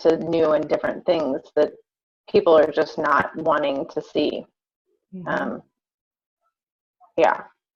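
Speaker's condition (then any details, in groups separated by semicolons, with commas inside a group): No condition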